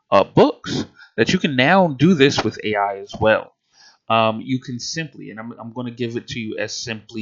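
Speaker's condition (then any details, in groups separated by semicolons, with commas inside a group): No condition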